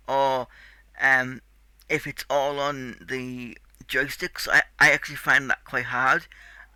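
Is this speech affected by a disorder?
Yes: cerebral palsy; tight muscles.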